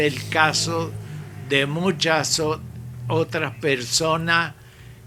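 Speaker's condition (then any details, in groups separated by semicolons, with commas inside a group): ALS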